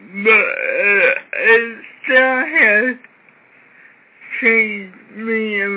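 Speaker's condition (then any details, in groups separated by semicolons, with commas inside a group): Cerebral palsy; severe cerebral palsy from birth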